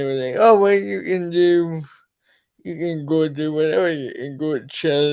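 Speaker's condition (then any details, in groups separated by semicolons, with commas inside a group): Cerebral palsy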